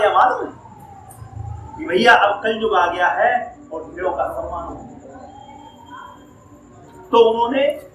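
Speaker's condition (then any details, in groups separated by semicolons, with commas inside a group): No condition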